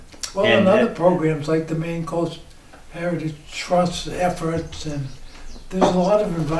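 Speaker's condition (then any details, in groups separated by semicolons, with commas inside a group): ALS; diagnosed couple years ago, types with two fingers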